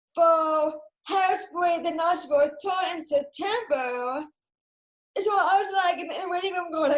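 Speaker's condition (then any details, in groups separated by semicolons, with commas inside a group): Cerebral palsy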